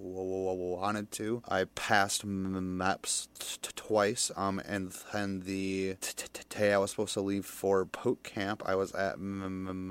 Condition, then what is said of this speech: Stuttering. When I feel safe, I don't care if I stutter because I also feel like I can make fun of my, you know, like my speech impediment